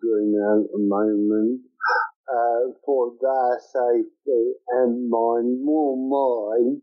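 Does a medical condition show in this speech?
Yes: cerebral palsy; caused by lack of oxygen to the brain.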